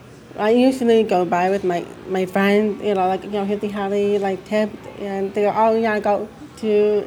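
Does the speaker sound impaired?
Yes: deafness; mix of speech and sign growing up, signs with family.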